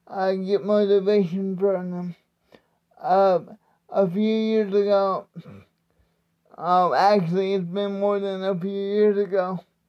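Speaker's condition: Cerebral palsy; many physical tasks not possible; speech not affected by disability

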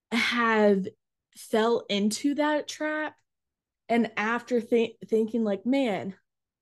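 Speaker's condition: Stuttering; now stutters freely without guarding speech; repeated sounds

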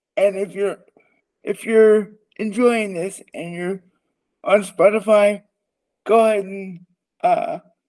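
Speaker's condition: Cerebral palsy; $100 Amazon manual chair as travel backup

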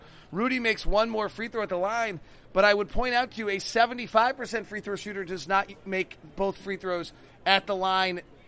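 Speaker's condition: No condition

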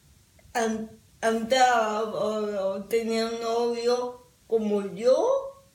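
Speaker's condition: Cerebral palsy; diagnosed at eight months by specialist doctor Pastor

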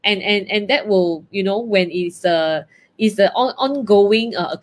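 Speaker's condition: No condition

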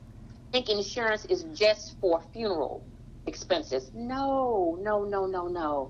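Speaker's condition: No condition

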